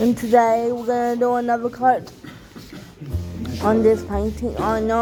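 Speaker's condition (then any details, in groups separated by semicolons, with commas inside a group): Cerebral palsy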